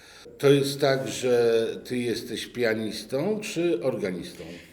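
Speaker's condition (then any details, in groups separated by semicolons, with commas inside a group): No condition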